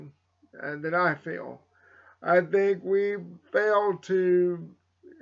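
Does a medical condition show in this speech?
Yes: cerebral palsy; slight speech impediment.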